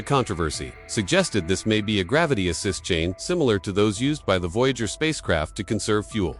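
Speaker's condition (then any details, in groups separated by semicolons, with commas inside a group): No condition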